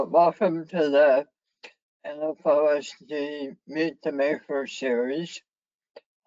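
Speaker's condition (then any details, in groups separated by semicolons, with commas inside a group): Head and neck cancer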